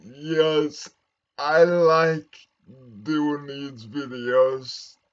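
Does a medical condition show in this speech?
Yes: cerebral palsy.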